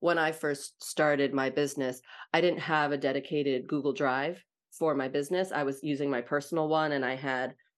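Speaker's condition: No condition

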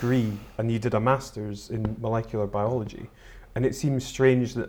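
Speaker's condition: No condition

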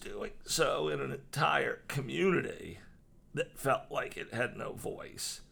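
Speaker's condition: Voice disorder; acquired voice disorder

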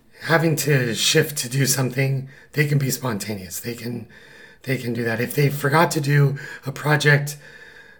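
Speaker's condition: Paralyzed vocal cord; caused by thyroid cancer; voice sounds different because of paralyzed vocal cord

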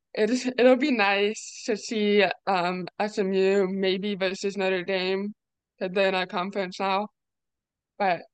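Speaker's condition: Deafness; deaf or hard of hearing

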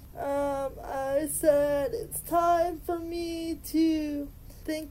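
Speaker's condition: Spastic cerebral palsy; spasticity causes pain

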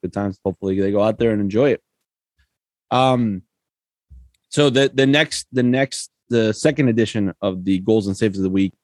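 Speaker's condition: No condition

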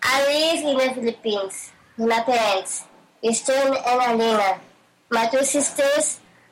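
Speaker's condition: Down syndrome; some speech difficulties due to the condition

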